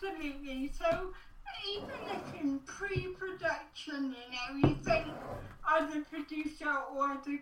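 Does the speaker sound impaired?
Yes: cerebral palsy.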